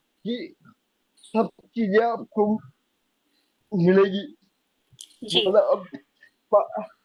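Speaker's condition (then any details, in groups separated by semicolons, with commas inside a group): Cerebral palsy; could not speak as a child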